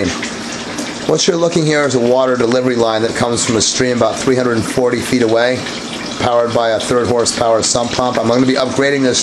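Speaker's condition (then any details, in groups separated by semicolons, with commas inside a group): No condition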